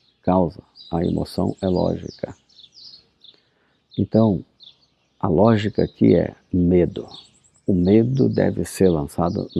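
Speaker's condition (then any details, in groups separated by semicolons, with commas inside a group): No condition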